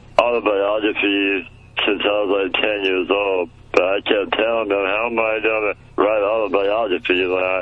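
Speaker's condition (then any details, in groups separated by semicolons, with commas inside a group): Muscular dystrophy; childhood onset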